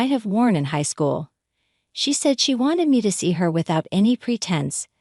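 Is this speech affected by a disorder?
No.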